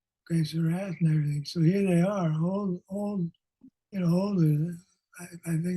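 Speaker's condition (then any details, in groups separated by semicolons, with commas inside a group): Parkinson's disease; progressing; lost former character voice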